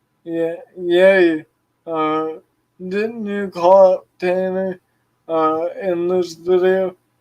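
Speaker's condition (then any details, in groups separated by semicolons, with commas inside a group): Cerebral palsy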